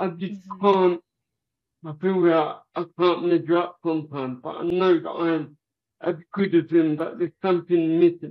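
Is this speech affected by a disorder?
Yes: cerebral palsy.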